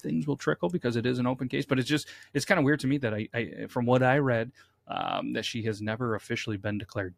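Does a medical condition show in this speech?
No.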